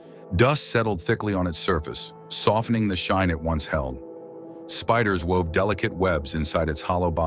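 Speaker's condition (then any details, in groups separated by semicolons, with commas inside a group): No condition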